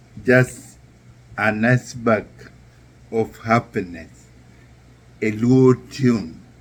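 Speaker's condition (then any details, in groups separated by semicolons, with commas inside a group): Neurological disease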